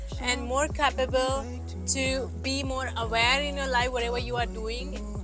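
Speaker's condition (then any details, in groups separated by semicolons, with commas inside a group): No condition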